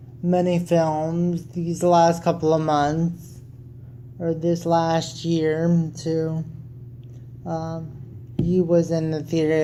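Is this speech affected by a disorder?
Yes: cerebral palsy; wheelchair user.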